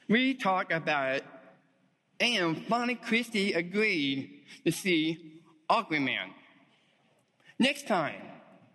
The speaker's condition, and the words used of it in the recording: Down syndrome. Listen closely over these 9 minutes.